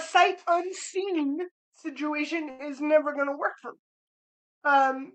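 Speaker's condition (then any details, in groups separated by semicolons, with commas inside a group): Cerebral palsy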